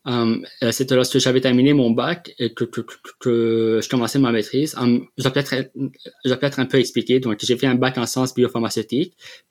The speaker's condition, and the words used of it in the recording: Stuttering. Donc, s'il y a des blocages, des répétitions, c'est correct.